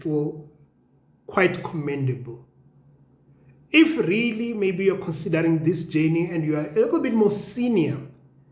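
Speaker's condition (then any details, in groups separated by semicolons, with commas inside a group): No condition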